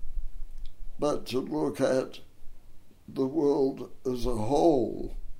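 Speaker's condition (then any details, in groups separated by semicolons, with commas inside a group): Dystonia and cerebral palsy; hard-to-diagnose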